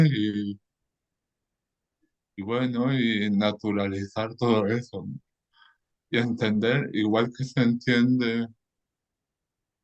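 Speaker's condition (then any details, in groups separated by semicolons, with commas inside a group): Cerebral palsy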